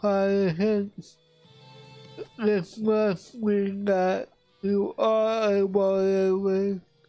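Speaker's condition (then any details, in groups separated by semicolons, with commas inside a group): Cerebral palsy; affects voice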